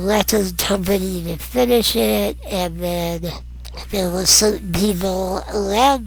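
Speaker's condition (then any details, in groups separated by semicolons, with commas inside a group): Non-progressive muscular dystrophy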